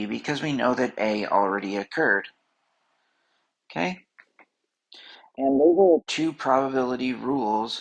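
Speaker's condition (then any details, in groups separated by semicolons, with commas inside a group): No condition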